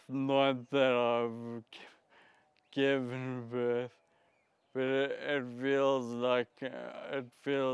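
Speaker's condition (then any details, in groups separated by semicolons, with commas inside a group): Friedreich's ataxia; progressive, speech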